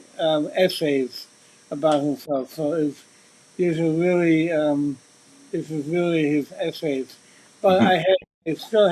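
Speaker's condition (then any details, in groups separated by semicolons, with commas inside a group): Cerebral palsy; since birth; speech impediment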